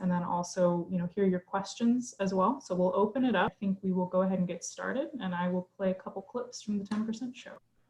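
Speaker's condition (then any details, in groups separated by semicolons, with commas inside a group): No condition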